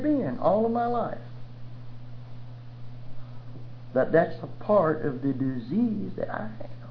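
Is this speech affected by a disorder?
No.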